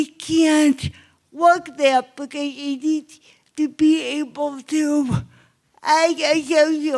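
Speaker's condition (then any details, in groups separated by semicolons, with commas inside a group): Cerebral palsy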